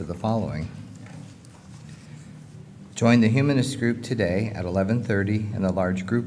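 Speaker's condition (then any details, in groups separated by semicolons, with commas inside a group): No condition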